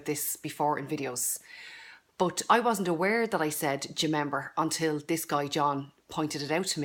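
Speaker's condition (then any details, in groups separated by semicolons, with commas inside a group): No condition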